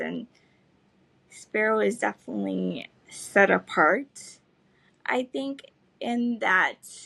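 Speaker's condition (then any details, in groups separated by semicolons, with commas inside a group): Cerebral palsy; spastic legs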